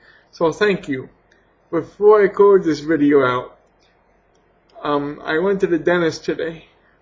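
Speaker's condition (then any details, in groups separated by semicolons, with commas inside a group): Cerebral palsy; has had surgery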